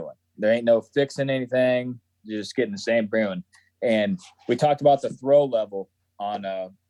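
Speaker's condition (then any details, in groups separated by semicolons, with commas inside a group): No condition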